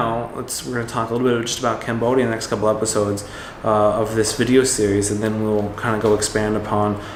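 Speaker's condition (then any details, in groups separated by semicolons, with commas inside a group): No condition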